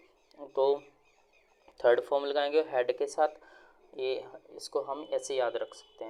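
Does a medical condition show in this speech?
No.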